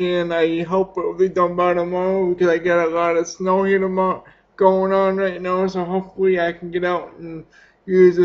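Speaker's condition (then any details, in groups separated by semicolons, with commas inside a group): Cerebral palsy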